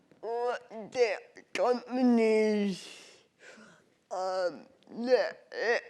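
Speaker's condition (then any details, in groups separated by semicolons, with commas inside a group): Cerebral palsy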